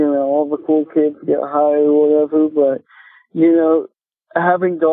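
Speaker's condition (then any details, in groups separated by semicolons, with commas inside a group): Cerebral palsy; speech affected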